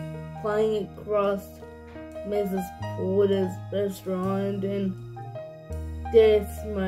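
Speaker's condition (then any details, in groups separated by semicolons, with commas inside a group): Cerebral palsy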